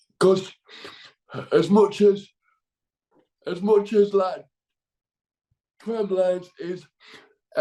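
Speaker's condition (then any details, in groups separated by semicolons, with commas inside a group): Cerebral palsy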